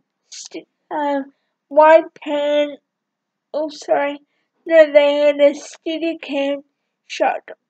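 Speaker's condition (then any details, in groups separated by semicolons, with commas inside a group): Cerebral palsy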